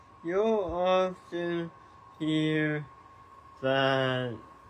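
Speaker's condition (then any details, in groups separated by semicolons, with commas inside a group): Tongue cancer surgery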